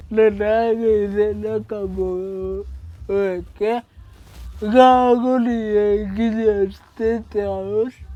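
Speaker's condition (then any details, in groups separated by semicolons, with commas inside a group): Cerebral palsy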